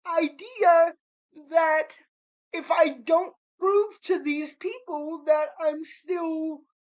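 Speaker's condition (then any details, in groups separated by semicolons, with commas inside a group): Cerebral palsy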